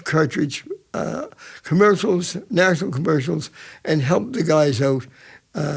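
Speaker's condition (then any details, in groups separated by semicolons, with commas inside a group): Cerebral palsy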